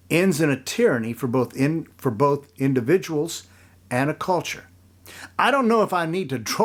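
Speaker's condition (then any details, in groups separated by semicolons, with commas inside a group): No condition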